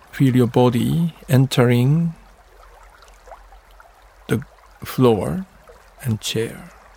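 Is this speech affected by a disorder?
No.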